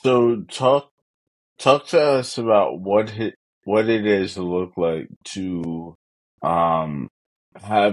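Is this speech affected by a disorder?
Yes: cerebral palsy; congenital cerebral palsy.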